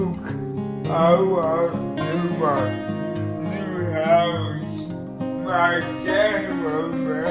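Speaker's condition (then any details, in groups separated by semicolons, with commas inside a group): Cerebral palsy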